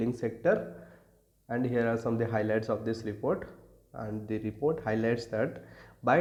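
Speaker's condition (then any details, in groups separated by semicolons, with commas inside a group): No condition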